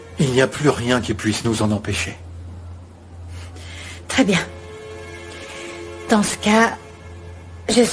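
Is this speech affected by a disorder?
No.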